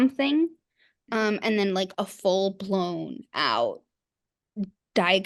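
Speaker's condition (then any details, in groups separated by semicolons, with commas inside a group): No condition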